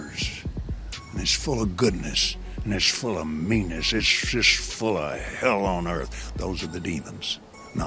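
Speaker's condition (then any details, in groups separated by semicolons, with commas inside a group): No condition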